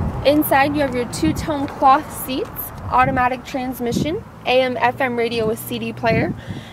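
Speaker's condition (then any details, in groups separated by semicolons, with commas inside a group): No condition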